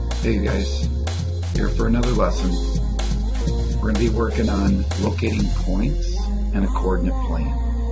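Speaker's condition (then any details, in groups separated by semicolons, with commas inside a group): No condition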